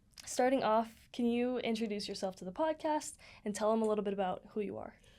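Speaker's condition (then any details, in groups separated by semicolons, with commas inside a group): No condition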